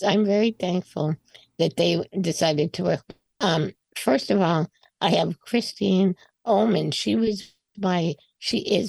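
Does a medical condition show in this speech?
Yes: spinal muscular atrophy type 2; congenital, born early 60s, wheelchair user, slightly progressive, found out in twenties, arms less mobile; on oral breakthrough medication rebuilding motor neurons; breathing, speaking and singing much stronger since medication, functions declining before it.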